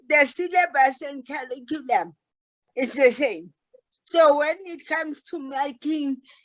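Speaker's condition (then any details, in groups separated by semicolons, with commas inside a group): Cerebral palsy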